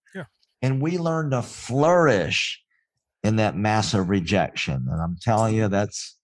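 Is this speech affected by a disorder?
Yes: cleft palate; congenital cleft palate.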